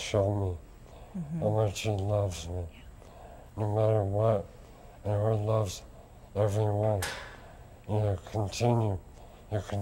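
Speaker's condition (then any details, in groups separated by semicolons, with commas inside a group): Lou Gehrig's disease; tracheostomy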